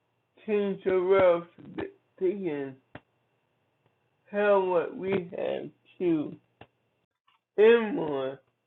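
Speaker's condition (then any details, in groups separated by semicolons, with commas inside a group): Cerebral palsy; from birth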